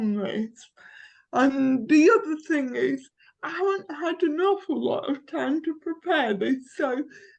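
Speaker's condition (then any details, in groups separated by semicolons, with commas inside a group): Cerebral palsy; from birth, affects limbs and neck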